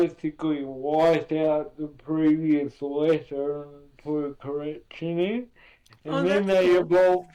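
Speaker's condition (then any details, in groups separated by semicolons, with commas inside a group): Cerebral palsy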